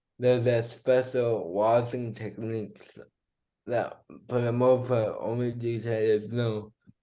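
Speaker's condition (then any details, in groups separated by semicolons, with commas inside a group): Cerebral palsy; diagnosed at about two months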